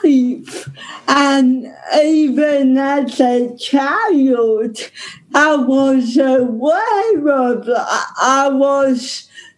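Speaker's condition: Ataxic cerebral palsy; stuck during delivery

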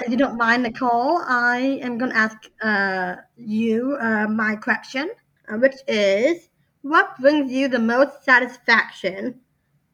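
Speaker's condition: Down syndrome

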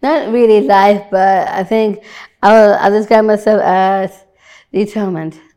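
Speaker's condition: Down syndrome

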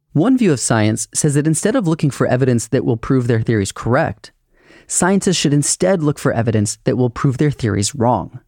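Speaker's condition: No condition

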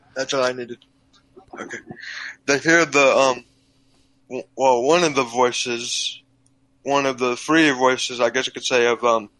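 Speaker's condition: Cerebral palsy, physical only

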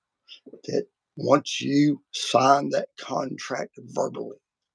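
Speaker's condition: Vocal cord surgery; multiple vocal cord surgeries

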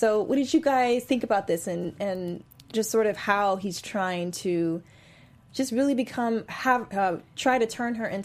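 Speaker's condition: No condition

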